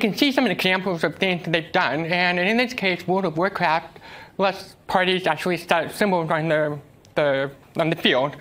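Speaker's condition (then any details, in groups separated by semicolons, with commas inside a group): Deafness; uses American Sign Language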